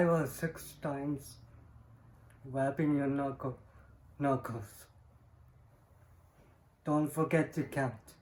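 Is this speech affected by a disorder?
Yes: cerebral palsy.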